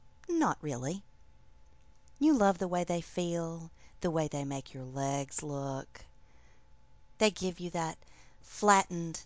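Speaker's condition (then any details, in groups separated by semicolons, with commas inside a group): No condition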